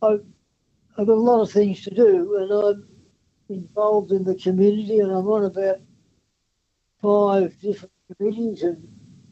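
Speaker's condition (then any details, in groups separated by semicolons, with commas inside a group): Parkinson's disease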